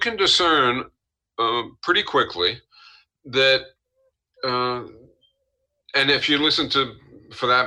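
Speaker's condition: No condition

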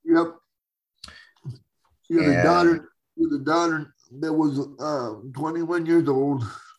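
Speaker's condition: Cerebral palsy; spastic type, present from birth, uses wheelchair for mobility, muscle and joint tightness; under the weather with a cough, voice sounds unwell

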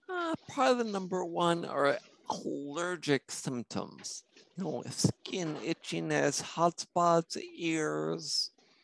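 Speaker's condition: Spinocerebellar ataxia; genetic cause

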